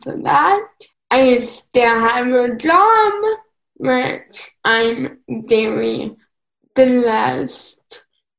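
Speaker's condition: Cerebral palsy; needs help with grooming and household tasks, unable to drive, some mental developmental delay

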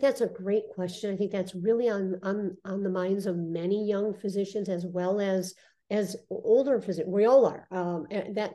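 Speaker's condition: Cleft lip and palate; congenital, surgeries from birth to age 5 including ears, first reconstructive surgery at 17, mouthpiece before; after reconstructive surgery; spoke funny and whistled before reconstruction at 17

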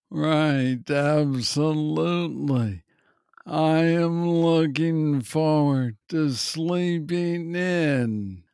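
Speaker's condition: Parkinson's disease, young onset

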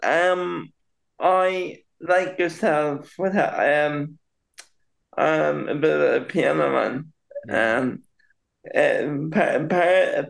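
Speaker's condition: Cerebral palsy; very slightly delayed speech

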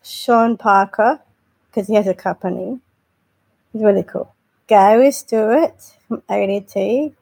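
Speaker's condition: Down syndrome; intellectual disability

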